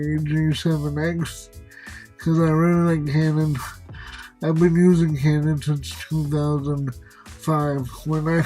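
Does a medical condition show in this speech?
Yes: cerebral palsy; pseudobulbar affect.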